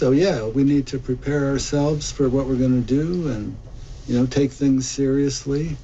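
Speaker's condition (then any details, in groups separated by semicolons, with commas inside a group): Parkinson's disease; Parkinson's disease diagnosed almost 4 years ago, gradual loss of automatic walking; must guide steps very consciously, cannot rely on normal walking habits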